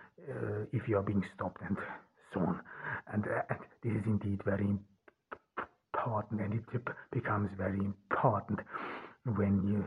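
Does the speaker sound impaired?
Yes: stuttering; cause unknown, only one in family who stutters, german mother tongue, born in austria; possibly part of why hard to be listened to at university; here blocks.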